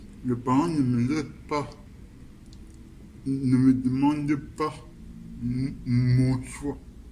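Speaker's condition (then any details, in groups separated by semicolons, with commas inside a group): Cerebral palsy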